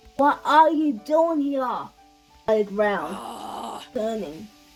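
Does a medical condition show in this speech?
Yes: cerebral palsy.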